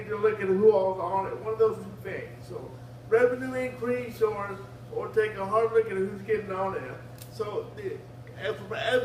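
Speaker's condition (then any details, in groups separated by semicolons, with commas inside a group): Cerebral palsy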